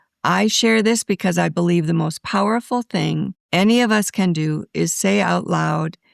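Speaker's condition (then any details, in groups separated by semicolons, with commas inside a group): No condition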